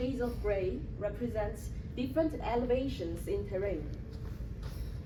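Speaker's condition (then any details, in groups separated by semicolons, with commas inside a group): No condition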